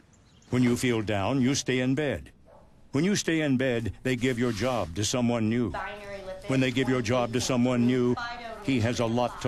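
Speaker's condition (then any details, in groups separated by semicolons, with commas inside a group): No condition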